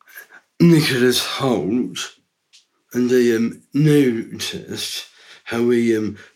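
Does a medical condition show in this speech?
Yes: Down syndrome; three copies of chromosome 21, from birth.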